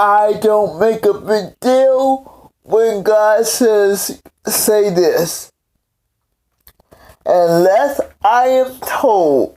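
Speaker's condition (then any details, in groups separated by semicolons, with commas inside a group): Cerebral palsy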